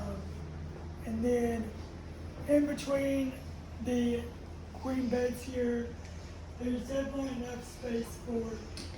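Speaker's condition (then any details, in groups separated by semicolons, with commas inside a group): Cerebral palsy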